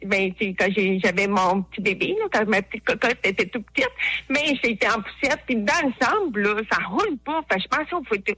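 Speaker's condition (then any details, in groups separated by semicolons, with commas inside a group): Hearing loss; hard of hearing, disability not very visible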